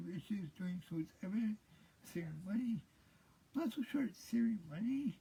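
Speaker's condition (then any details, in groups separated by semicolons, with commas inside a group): Cerebral palsy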